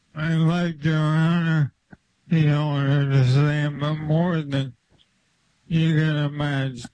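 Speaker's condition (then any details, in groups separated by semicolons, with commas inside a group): ALS; limb onset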